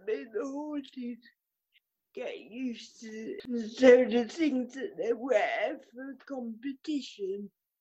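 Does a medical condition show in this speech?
Yes: cerebral palsy; could not jump.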